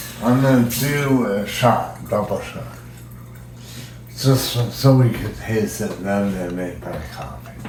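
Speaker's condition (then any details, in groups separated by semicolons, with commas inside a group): Brain injury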